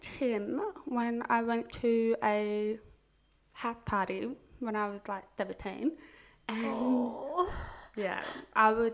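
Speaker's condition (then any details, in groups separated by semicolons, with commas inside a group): Profound deafness; speech therapy in childhood, able to talk, oral communicator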